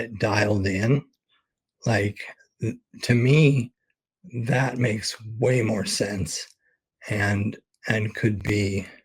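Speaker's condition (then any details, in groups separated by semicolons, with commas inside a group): ALS; expects to lose voice very soon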